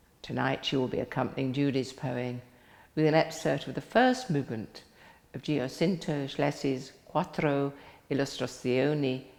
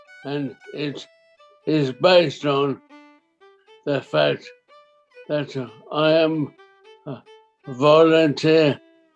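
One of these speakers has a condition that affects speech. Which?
The second: primary lateral sclerosis; primary lateral sclerosis, rare motor neuron disease; 5.5 years since onset.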